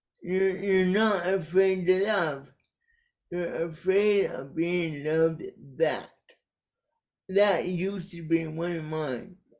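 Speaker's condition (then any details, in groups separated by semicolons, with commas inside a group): Cerebral palsy; caused by brainstem aneurysm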